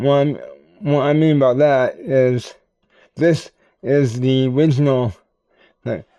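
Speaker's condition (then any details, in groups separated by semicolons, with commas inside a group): Cerebral palsy; tends to mess up words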